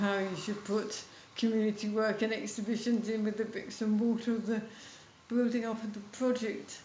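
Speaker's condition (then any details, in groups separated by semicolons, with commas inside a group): MND, mild; speech slightly affected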